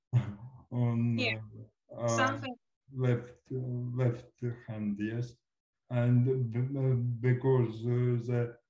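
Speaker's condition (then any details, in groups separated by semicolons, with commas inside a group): Cerebral palsy; from birth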